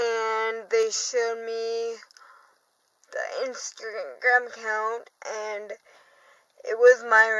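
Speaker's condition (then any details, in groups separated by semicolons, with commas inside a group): Cerebral palsy, dystonic hemiplegia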